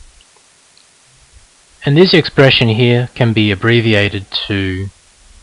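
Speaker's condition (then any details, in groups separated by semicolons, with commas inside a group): No condition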